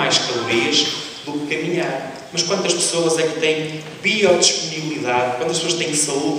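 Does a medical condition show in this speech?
No.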